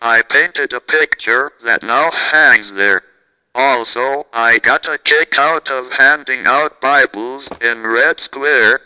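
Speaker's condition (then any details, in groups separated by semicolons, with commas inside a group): Cerebral palsy, speech-generating device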